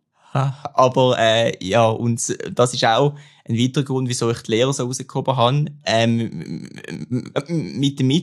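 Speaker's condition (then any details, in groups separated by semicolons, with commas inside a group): Stuttering; stuttering since about age 3.5, persisting, childhood self-experiments like robot-like speaking; affected in certain situations, varies better or worse, fluent when singing; prolonged sounds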